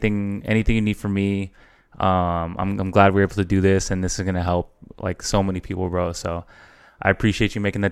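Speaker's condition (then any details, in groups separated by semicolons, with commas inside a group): No condition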